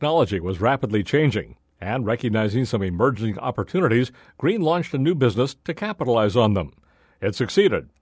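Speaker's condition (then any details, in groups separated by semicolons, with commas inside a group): No condition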